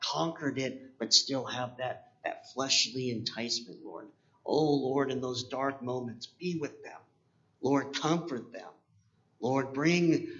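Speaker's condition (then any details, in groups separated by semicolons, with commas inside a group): Cleft palate; oral appliance once worn to help speak properly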